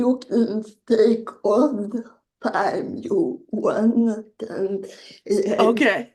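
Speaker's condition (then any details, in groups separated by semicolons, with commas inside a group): Generalized dystonia; generalized, leg weakness; progressed over time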